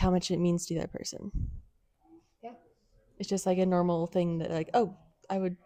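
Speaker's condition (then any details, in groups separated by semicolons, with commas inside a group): No condition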